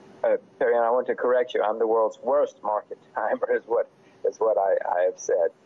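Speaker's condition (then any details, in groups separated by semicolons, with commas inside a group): No condition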